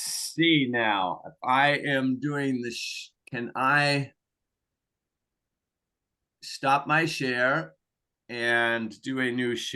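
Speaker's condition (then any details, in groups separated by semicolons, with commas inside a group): No condition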